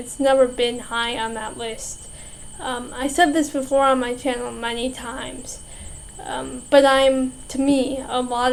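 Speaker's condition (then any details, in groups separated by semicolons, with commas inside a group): Cerebral palsy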